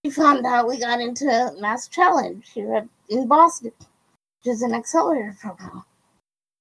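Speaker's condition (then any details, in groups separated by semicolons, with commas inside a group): Cerebral palsy; wheelchair user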